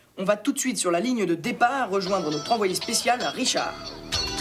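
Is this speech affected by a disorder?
No.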